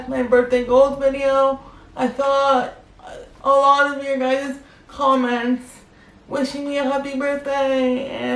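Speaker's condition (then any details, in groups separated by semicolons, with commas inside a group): Cerebral palsy; spastic quadriplegic, wheelchair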